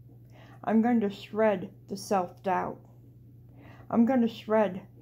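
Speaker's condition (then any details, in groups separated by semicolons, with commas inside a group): Cerebral palsy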